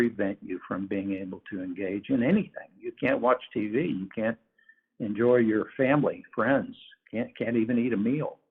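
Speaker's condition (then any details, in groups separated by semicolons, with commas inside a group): No condition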